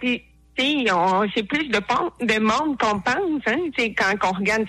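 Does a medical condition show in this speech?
Yes: hearing loss; hard of hearing, disability not very visible.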